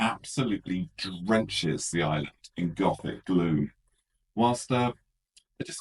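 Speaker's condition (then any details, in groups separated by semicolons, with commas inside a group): No condition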